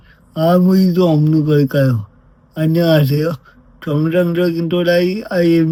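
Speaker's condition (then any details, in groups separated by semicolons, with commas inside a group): Brain lesion disability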